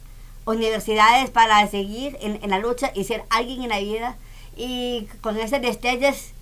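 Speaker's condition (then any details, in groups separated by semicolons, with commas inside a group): Down syndrome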